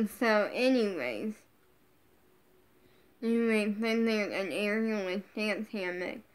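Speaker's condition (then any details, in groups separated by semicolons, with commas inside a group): Brain injury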